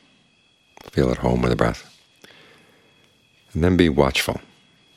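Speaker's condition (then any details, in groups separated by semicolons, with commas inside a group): No condition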